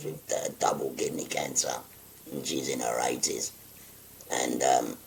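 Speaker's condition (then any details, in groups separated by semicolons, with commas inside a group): Laryngectomy; total laryngectomy, stage four laryngeal cancer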